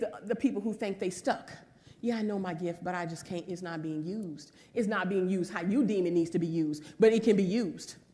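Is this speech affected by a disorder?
No.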